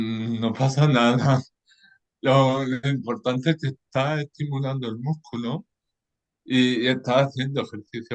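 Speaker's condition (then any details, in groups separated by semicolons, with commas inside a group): Cerebral palsy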